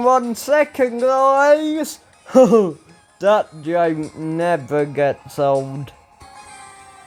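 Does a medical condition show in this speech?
Yes: ataxia; speech recently worse.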